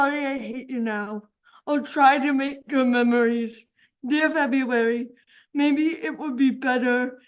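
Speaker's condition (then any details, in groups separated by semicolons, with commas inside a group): Cerebral palsy; affects speech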